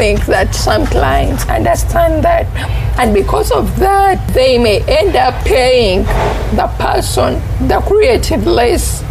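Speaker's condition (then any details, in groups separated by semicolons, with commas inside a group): Cerebral palsy; onset in secondary school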